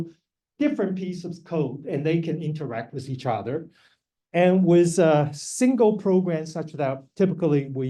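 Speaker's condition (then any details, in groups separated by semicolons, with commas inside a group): No condition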